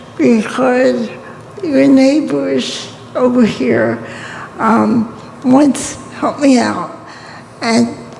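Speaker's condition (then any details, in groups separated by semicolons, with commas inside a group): Cerebral palsy; from birth, brain damage; somewhat hard to understand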